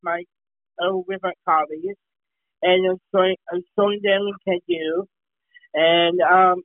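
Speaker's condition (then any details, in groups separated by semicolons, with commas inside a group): Down syndrome; congenital down syndrome, recent covid pneumonia needing oxygen, cardiac arrest and critical care; short simple answers, non-standard grammar, business partner completes some sentences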